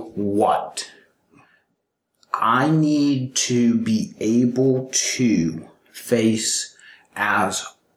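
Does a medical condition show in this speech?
Yes: stuttering; severe stuttering, therapy at Purdue speech clinic started 12 years ago, four Toastmasters clubs; still stutters terribly severely; here prolonged sounds, blocks.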